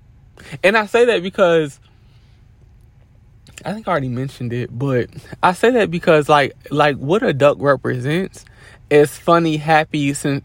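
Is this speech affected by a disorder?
No.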